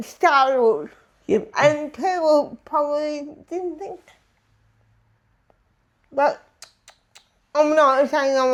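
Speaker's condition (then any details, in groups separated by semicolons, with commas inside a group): Disability affecting speech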